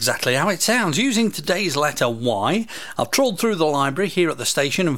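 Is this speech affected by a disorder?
No.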